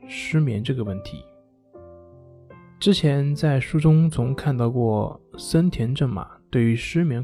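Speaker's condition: No condition

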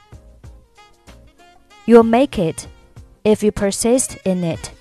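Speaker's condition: No condition

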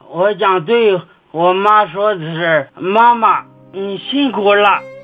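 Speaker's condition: Cerebellar atrophy; onset age 14 to 15, possibly head trauma, nearly paralyzed, cannot care for self, disabled; speech sounds somewhat different from ordinary people

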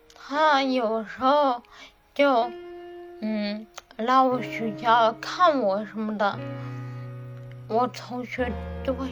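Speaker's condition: Cerebellar atrophy, hereditary; cannot hold pen

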